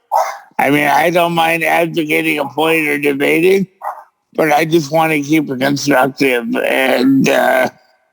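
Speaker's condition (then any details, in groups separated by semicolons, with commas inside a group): Cerebral palsy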